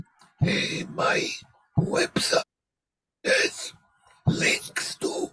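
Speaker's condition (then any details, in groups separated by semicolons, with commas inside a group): Laryngectomy; about 18 years since cancer diagnosis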